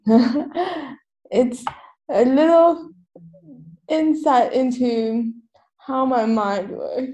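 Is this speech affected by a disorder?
Yes: cerebral palsy; wheelchair user.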